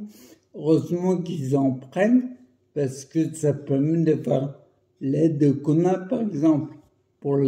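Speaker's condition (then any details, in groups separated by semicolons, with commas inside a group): Primary progressive multiple sclerosis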